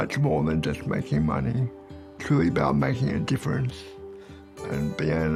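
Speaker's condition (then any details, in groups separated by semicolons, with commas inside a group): Cerebral palsy; diagnosed at about 12 months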